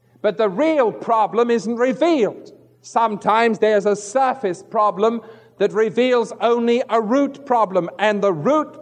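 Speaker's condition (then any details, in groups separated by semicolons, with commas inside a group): No condition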